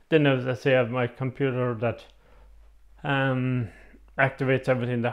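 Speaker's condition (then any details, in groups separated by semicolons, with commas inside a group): MND; communication devices assessed, types replies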